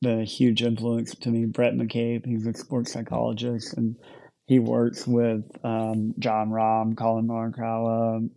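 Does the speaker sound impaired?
Yes: cleft lip and palate; born in Ukraine.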